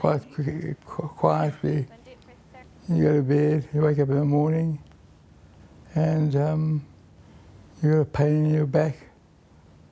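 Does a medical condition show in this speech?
Yes: Parkinson's disease.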